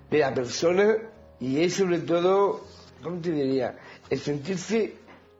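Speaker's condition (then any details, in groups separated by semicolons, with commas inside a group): Down syndrome; present from birth; 43 years old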